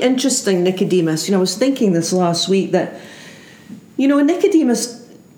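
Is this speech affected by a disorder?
No.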